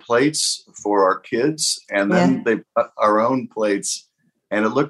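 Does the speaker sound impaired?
No.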